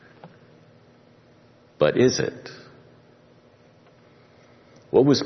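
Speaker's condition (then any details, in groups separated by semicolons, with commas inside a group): No condition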